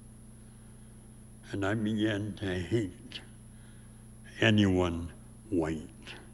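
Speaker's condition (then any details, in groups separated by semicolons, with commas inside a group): Severe speech impediment; from early childhood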